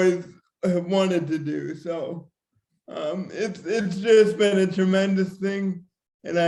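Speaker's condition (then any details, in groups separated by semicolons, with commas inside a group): Cerebral palsy, severe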